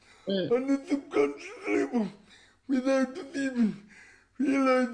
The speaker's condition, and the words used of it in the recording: Cerebral palsy. Because you don't normally see, like, you don't normally hear a voice like mine on a